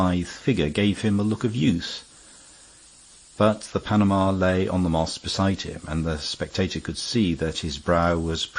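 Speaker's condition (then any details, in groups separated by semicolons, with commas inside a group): No condition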